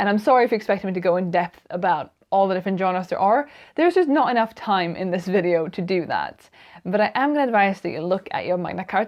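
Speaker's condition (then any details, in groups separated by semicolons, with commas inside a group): No condition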